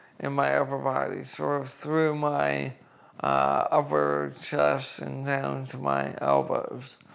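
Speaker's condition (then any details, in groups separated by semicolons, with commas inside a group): ALS; onset with upper body and upper chest spasms; 18 months from first symptom to diagnosis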